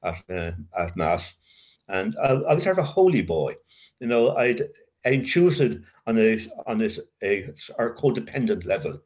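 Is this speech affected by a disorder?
Yes: covert stutter; severe childhood stutter, linked to adverse childhood experience, child guidance clinic, worse with teacher's punishment, covert since sobriety; still gets occasional blocks, uses voice as main working tool; stutters in mind more than aloud, avoids feared words, voice never feels own; here repeated sounds.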